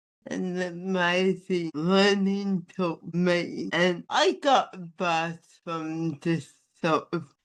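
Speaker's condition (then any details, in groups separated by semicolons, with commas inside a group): Athetoid spastic cerebral palsy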